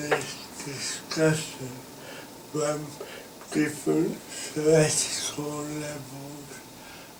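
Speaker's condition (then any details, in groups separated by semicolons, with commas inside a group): Cerebral palsy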